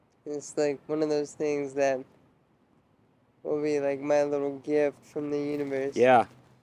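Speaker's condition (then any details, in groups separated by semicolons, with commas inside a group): Traumatic brain injury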